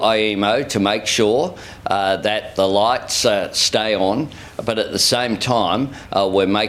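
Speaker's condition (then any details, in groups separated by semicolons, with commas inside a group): No condition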